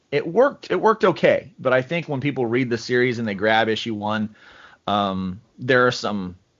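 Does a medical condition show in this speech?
No.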